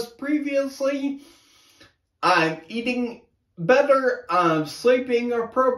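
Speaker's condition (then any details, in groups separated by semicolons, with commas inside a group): Brain injury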